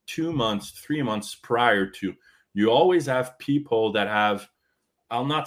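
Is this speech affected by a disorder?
No.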